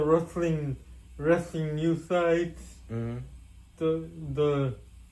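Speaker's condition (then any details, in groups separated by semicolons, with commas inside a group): Cerebral palsy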